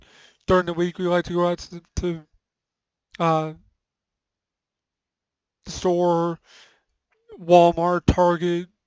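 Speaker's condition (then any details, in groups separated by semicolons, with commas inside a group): Cerebral palsy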